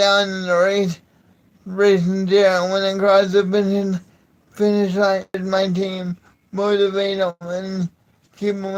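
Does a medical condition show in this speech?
Yes: cerebral palsy.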